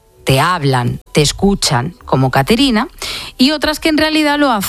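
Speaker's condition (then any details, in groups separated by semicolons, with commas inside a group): No condition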